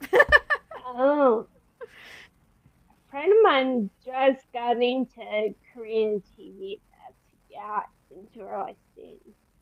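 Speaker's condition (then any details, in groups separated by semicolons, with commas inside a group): Friedreich's ataxia; progressive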